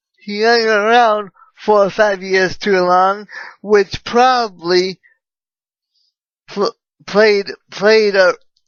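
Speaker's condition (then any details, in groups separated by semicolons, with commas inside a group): Cerebral palsy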